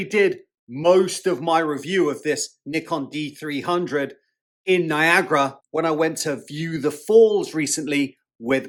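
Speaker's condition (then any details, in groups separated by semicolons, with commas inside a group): No condition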